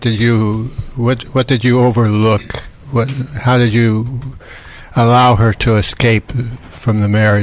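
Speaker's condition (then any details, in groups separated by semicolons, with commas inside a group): Parkinson's disease and stroke; slight stroke on top of Parkinson's, not hospitalized, left leg affected, 30 pounds lost; could not talk after stroke, ate little, eating a chore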